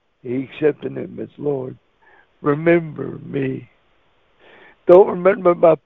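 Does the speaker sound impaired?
Yes: cerebral palsy; wheelchair user.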